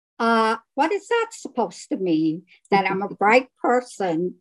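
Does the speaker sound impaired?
Yes: deafness; deafness since school years, unnoticed by self and parents, long-term hearing aid user; hearing in one ear starting to decrease, wears hearing aid, deaf without it; speech sounds very good, others remark on speaking so well.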